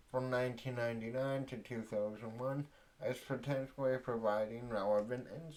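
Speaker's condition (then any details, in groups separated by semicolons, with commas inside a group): Cerebral palsy; speech affected by cerebral palsy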